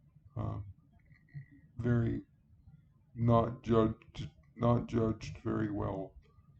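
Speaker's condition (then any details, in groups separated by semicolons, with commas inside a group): Cerebral palsy; speaks relatively well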